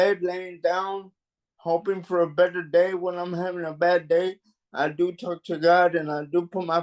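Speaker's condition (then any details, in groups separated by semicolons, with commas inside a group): Cerebral palsy; mild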